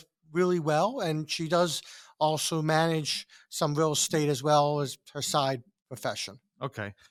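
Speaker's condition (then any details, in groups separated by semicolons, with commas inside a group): No condition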